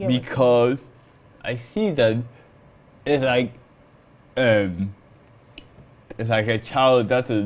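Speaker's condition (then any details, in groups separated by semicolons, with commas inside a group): Cerebral palsy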